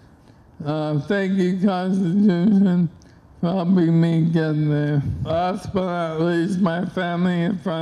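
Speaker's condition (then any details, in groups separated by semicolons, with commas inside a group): ALS; onset left hand and arm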